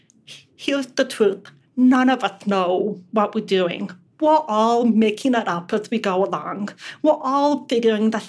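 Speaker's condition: Deafness; relies on lip reading

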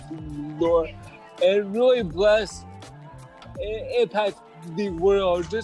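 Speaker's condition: Stuttering; stutter since at least college years, once severe, stuttered every word of first talk at OU campus ministry; stutters less than in earlier years; milder now, still stutters; repeated sounds

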